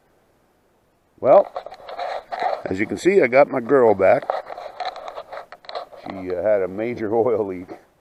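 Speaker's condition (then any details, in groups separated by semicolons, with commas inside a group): No condition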